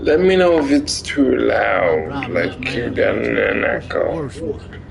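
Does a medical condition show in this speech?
Yes: cerebral palsy; limbs affected.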